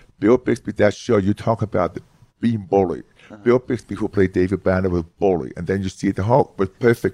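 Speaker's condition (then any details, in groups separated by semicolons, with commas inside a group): Hearing loss; formerly severe monotone speech, inflection improved by studying phonetics, New York accent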